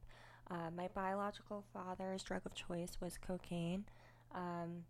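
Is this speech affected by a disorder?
Yes: cleft lip and palate, unilateral.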